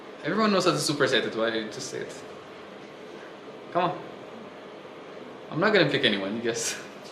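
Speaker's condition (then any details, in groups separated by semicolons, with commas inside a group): No condition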